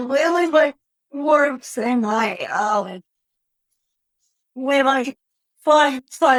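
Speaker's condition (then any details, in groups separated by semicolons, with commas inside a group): Cerebral palsy; wheelchair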